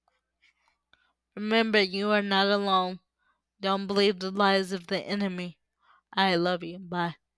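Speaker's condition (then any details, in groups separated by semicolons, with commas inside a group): Cerebral palsy; uses power wheelchair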